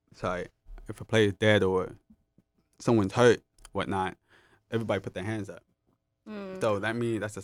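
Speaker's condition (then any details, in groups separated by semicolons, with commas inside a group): Hearing loss (hard of hearing), drug-induced (gentamicin); right ear profound near deaf, left ear moderate, caused by gentamicin; hearing aids on at all times, reads lips, relies on voice loudness; had speech therapy because of hearing loss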